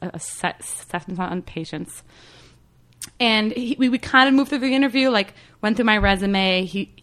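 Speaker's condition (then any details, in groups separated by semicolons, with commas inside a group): Stuttering; had stuttering therapy; openly discloses stuttering in job interviews; sometimes fluent when disclosing, slows down to explain stuttering to listeners; repeated sounds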